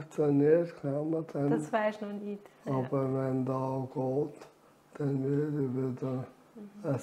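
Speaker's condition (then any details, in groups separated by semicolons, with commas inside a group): Amyotrophic lateral sclerosis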